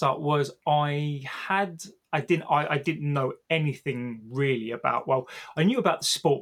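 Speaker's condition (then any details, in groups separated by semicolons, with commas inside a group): Stammer; long hidden even from wife and kids, became quite unwell with it last year; speaking on podcast with stammer, says speaking here has taken a lot; has always fought to be able to speak; repeated words, prolonged sounds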